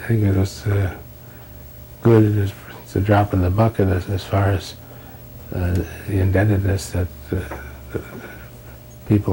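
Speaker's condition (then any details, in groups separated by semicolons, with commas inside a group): Parkinson's disease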